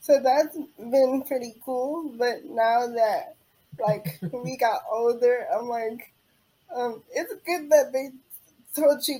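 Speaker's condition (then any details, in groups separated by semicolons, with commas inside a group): Cerebral palsy; needs help with most daily living activities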